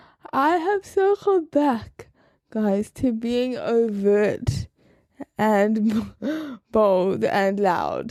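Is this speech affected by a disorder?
Yes: cerebral palsy.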